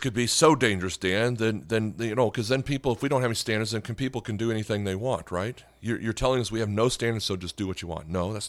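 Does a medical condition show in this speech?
No.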